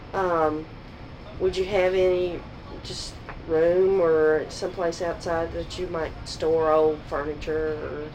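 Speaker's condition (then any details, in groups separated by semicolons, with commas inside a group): No condition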